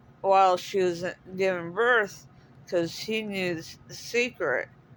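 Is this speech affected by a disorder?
Yes: cerebral palsy; speaks differently.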